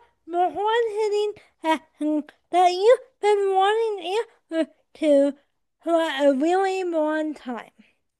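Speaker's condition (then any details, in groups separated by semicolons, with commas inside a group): Cerebral palsy; adult, 24 years old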